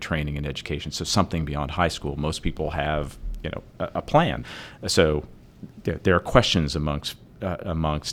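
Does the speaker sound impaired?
No.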